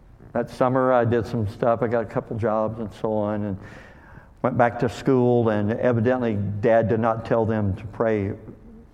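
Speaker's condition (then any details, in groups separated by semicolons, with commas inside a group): Cleft lip and palate; called hair lip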